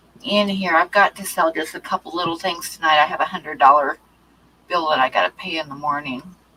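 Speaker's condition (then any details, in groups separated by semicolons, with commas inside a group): No condition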